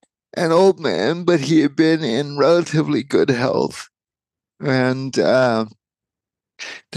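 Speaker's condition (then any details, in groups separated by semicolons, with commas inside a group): Cerebral palsy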